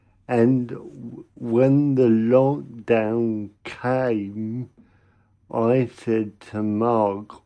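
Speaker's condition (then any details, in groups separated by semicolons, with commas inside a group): Cerebral palsy; congenital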